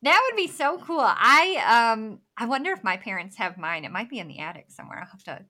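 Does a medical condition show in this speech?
Yes: bilateral cleft lip and palate; congenital.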